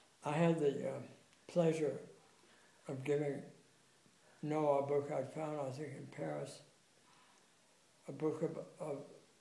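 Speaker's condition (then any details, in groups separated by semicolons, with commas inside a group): Tongue cancer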